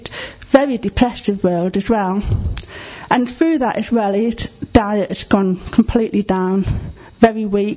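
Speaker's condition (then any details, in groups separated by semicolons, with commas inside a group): Deafness; needs to see speaker's face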